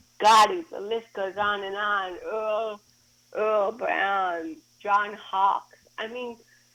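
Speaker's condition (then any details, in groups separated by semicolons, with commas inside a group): Cerebral palsy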